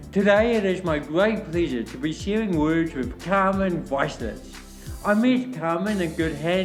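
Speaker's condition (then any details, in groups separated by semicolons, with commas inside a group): Cerebral palsy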